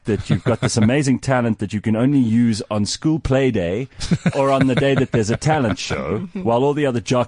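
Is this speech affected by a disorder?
No.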